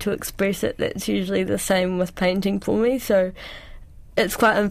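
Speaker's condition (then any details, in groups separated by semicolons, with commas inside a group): Cerebral palsy; cerebral palsy since childhood, presses really hard when writing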